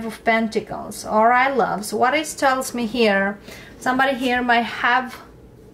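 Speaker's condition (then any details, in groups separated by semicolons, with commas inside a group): No condition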